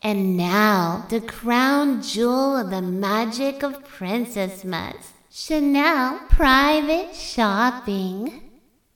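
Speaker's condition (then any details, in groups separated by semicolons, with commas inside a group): No condition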